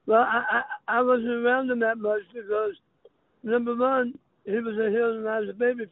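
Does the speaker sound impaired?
Yes: throat cancer; throat cancer survivor, voice box kept, no hole in throat, lasting impact on throat and speech; speech impediment, sounds like a very unique accent, may be hard to understand.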